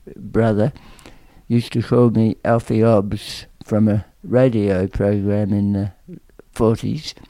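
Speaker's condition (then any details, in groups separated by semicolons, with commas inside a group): Tongue cancer; aggressive tongue cancer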